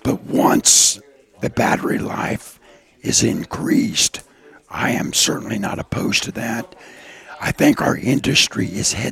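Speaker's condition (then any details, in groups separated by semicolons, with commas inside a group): Partial laryngectomy for throat cancer; only half a voice, hard to hear in loud environments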